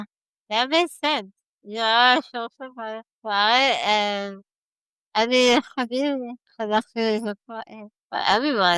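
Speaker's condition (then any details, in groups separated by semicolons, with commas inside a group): Spinal muscular atrophy type 1; most severe form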